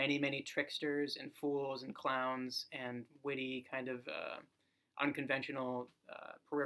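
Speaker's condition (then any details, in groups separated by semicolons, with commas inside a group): No condition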